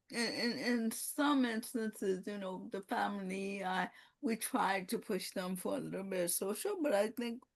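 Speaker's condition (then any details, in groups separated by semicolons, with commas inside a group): Cerebral palsy; no gross or fine motor skills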